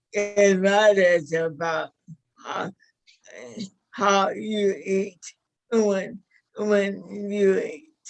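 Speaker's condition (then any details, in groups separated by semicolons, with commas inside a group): Motor neuron disease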